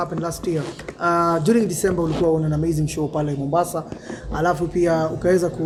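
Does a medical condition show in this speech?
No.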